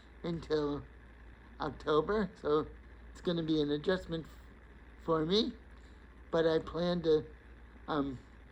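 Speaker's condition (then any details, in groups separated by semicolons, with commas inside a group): Cerebral palsy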